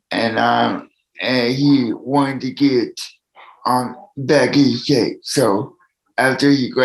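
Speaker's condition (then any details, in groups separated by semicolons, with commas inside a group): Cerebral palsy; needs assistance from others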